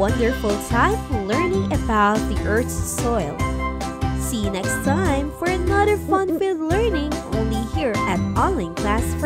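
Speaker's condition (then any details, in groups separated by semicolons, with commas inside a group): No condition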